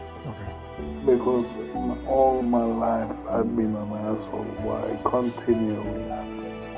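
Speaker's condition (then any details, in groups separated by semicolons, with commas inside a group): Multiple sclerosis; progressive form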